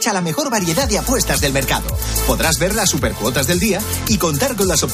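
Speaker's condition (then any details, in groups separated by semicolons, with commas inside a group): No condition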